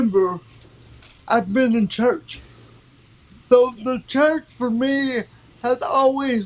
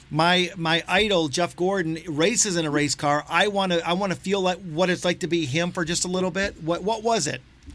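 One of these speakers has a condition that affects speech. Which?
The first: cerebral palsy; from birth.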